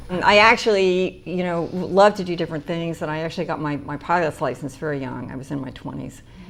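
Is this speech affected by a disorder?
No.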